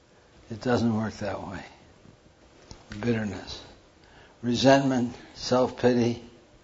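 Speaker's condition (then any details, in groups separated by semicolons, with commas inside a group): Parkinson's; hand tremor during talk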